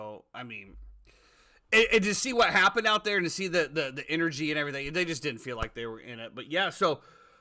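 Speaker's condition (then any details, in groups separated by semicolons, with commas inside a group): No condition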